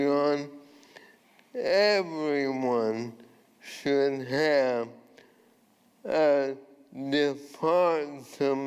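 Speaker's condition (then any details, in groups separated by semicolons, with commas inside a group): ALS; voice changed from earlier resonant voice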